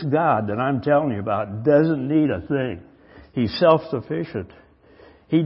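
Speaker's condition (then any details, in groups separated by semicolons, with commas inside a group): No condition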